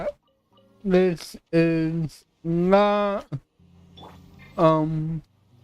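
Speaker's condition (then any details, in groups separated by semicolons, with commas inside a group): Cerebral palsy; affects voice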